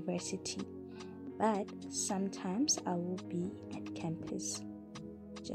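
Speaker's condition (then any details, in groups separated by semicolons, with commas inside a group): No condition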